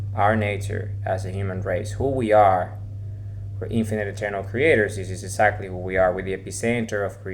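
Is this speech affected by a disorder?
No.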